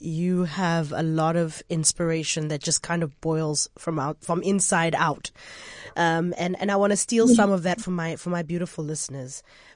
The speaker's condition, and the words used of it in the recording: None; typical speech.